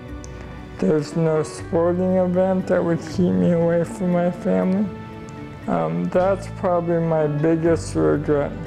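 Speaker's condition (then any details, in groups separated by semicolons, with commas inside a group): ALS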